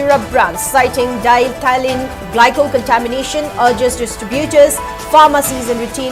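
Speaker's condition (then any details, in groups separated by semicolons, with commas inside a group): No condition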